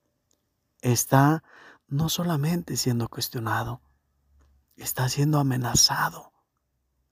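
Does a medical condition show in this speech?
No.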